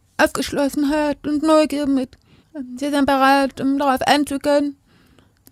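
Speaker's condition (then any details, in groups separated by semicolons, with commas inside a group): Deafness; not born deaf, hearing school, spoken mother tongue, sign language learned later, uses Zupack and Basslet bass devices; lip-reads without interpreter, bilingual in spoken and sign language; speaks aloud, hearing people forget deafness, voice different and louder on stage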